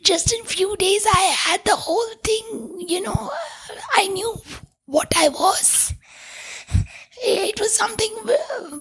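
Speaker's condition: Tracheostomy; multiple failed surgeries

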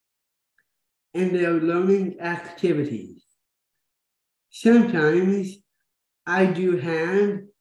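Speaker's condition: Down syndrome

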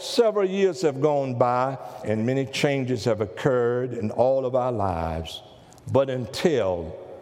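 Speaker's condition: No condition

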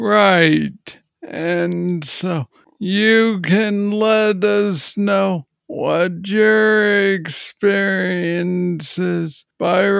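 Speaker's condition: Parkinson's disease; smell improving, able to identify coffee roast, baseline smell test with follow-up in 4 months

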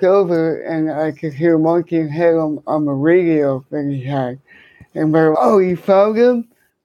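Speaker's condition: Cerebral palsy, hemiplegia

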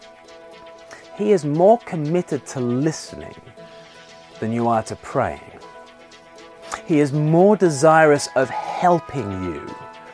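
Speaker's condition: No condition

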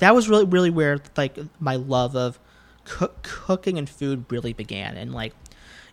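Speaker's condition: Stuttering; developmental stutter since about age 5, persisted into adulthood, varied speech therapies and groups; still stutters as adult, speaks often for work; worse with anxiety and nerves, harder when speaking unplanned; blocks

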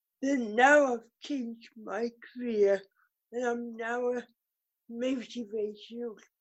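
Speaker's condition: Cerebral palsy; occupational therapy

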